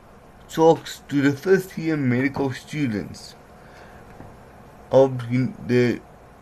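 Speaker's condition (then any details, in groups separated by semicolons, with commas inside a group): Cerebral palsy; poor balance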